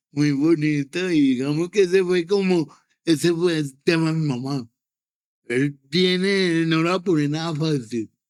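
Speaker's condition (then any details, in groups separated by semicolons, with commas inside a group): Cerebral palsy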